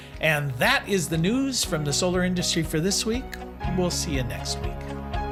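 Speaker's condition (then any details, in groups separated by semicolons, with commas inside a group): No condition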